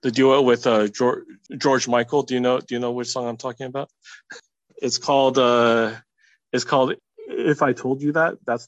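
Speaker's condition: Stutter; stuttering since at least high school; blocks in the middle of talking to groups; repeated sounds

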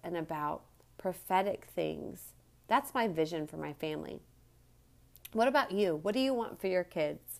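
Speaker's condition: No condition

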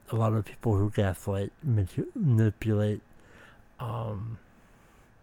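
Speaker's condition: Speech impediment

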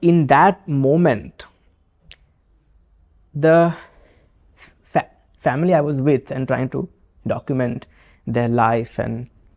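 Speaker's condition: Stammer; stammer since childhood, very quiet growing up; still stammers; repeated sounds, blocks

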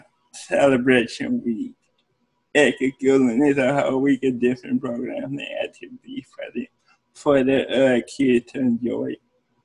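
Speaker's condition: Cerebral palsy; therapists involved in upbringing

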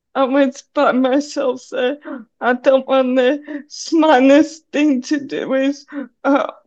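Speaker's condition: Cerebral palsy; needs hand to hold on steep stairs

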